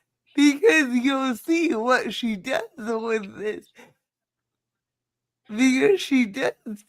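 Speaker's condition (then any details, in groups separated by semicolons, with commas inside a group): Cerebral palsy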